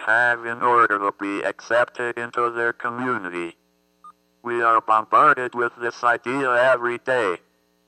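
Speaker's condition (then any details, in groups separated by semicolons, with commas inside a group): Athetoid cerebral palsy; communication box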